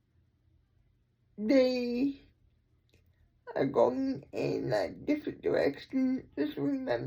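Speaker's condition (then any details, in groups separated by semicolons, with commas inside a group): Cerebral palsy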